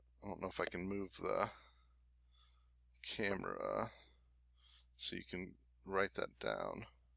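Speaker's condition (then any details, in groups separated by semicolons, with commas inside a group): No condition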